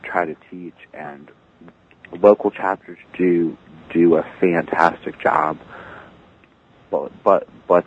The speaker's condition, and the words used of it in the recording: Stuttering. Listeners know who've heard you on Stutter Talk two times recently that you're someone who's become very open about your stuttering.